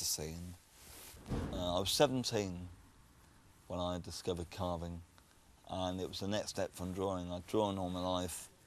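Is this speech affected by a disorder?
Yes: cerebral palsy.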